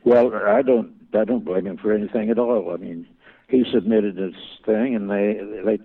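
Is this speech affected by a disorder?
Yes: Parkinson's; symptoms began about 20 years ago, slowly progressive, out of business about 20 years; hand shakes, vision affected so cannot see anything, uses few brushes, broad watercolor washes.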